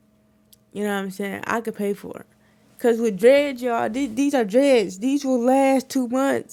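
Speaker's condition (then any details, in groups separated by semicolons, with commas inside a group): Cerebral palsy; wheelchair user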